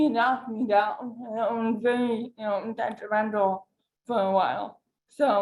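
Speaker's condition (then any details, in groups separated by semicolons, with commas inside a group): Cerebral palsy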